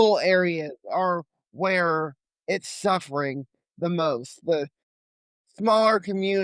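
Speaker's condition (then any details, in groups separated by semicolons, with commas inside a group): Cerebral palsy; lifelong wheelchair user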